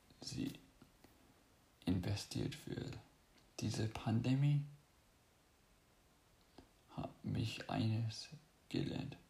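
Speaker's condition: Cerebral palsy; pain

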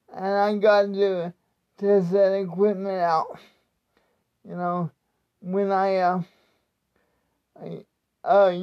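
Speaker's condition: Cerebral palsy; speech not affected by disability

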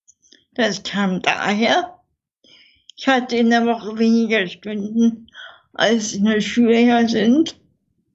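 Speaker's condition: Infantile cerebral palsy; spastic

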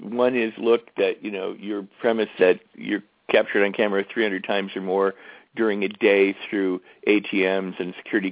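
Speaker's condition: No condition

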